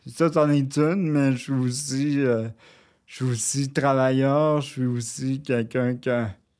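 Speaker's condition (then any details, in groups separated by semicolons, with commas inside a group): Cerebral palsy, near quadriplegia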